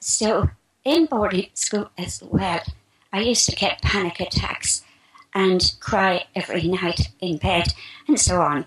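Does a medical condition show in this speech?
Yes: spasmodic dysphonia; described as strangulation of the esophagus.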